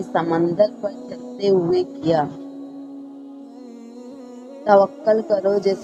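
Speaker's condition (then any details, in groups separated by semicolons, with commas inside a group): No condition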